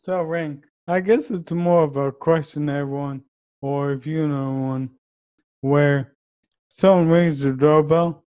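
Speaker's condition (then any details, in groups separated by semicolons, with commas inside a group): ALS; diagnosis by exclusion took over a year and a half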